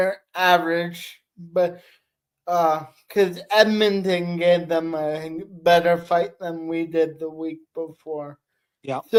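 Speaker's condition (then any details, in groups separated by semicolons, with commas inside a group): Cerebral palsy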